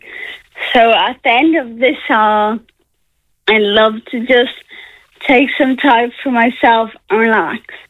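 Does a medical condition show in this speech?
Yes: Friedreich's ataxia; seeking HSE funding for sky clarys drug in Ireland.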